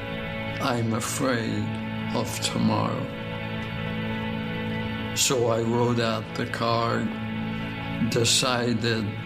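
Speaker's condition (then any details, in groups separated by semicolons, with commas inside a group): ALS, speech-generating device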